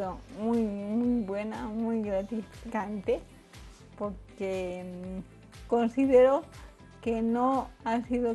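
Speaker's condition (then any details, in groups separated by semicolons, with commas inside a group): Cerebral palsy; from birth; about 40 years since onset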